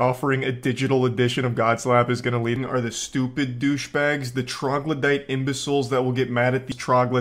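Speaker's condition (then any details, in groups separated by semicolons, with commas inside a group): No condition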